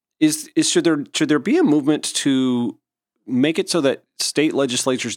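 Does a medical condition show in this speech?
No.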